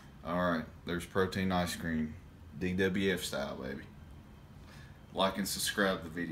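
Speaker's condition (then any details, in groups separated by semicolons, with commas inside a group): No condition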